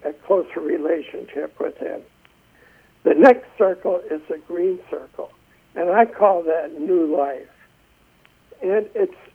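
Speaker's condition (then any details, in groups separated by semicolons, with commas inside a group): Essential tremor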